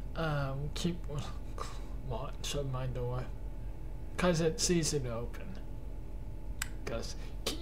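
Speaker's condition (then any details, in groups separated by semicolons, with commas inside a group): Cerebral palsy; cannot stand beyond 10 minutes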